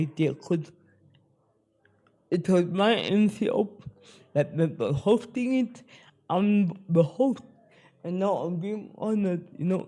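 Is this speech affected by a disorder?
Yes: spastic cerebral palsy.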